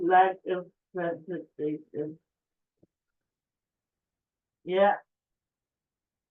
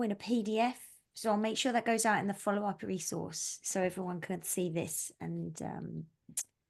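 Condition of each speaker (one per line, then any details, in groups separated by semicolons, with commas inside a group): Cerebral palsy; affects coordination and balance; affects speech
No condition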